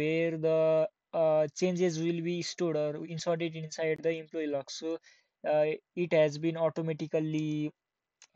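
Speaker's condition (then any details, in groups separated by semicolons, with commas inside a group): No condition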